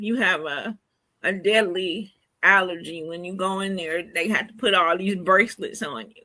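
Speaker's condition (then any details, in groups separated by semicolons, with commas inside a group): Cerebral palsy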